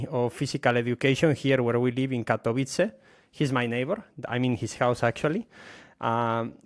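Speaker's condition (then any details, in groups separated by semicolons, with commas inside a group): No condition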